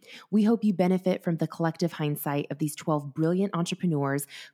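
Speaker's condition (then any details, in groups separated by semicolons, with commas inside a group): No condition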